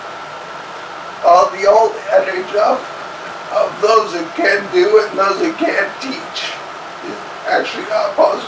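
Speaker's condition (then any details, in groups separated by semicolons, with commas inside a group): Cerebellar ataxia from brain tumour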